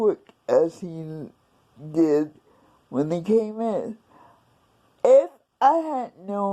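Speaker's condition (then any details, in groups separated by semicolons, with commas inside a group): Cerebral palsy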